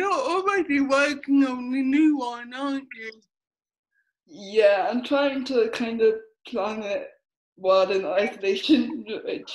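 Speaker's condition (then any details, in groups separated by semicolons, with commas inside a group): Cerebral palsy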